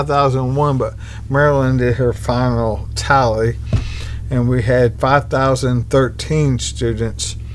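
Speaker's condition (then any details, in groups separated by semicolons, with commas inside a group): ALS; bulbar-upper onset, tongue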